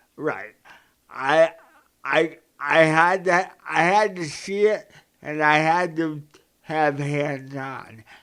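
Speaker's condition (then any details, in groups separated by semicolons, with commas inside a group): Cerebral palsy; present from birth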